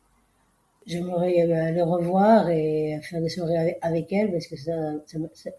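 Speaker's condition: Down syndrome; congenital

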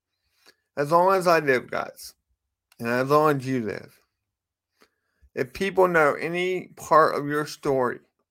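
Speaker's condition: Cerebral palsy; speech impediment

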